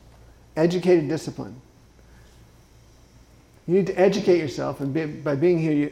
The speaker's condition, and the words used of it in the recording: Parkinson's disease. You've got a progressive, degenerative, tough for me to say,